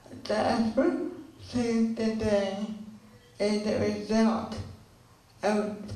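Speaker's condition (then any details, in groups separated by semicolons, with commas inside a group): Cerebral palsy; since birth, unable to run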